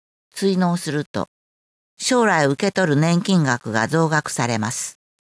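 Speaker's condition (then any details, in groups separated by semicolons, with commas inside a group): No condition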